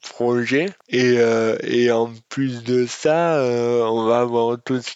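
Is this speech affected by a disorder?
Yes: dystonia; congenital, from lack of brain oxygen at birth, diagnosed soon after, left forearm most affected; age 23, later worsening with new left arm pain, fluctuating pain, worse when tired; eloquence disorder caused by dystonia, alongside muscular disorder.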